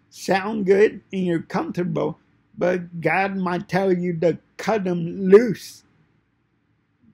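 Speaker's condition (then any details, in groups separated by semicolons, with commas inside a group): Cerebral palsy; fine motor impairment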